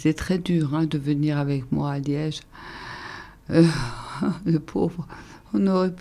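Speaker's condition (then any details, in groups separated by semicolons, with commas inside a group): ALS (Charcot's disease); breathing difficulties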